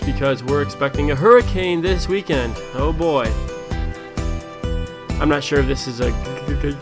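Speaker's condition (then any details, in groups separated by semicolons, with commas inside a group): No condition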